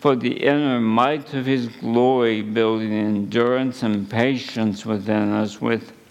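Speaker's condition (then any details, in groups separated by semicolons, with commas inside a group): ALS; at least a couple of months since diagnosis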